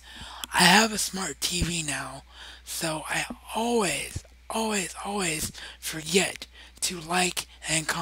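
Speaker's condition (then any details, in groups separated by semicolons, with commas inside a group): Cerebral palsy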